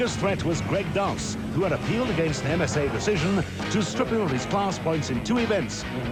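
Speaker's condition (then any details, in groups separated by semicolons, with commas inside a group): No condition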